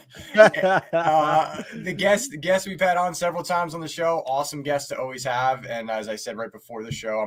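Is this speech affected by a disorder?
No.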